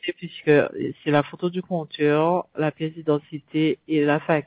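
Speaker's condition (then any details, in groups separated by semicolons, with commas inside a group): No condition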